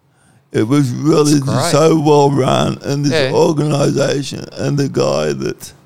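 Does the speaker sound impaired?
Yes: cerebral palsy; once cold stays cold.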